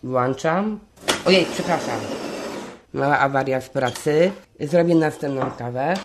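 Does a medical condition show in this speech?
Yes: Down syndrome; intellectual disability, intermittent memory lapses, difficulty with arithmetic and counting money.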